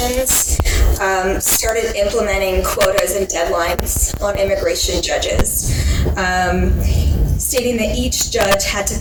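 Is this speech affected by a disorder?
No.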